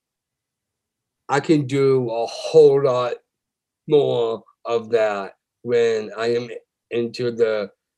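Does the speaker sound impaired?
Yes: Down syndrome.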